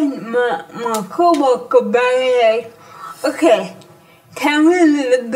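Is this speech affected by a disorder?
Yes: cerebral palsy.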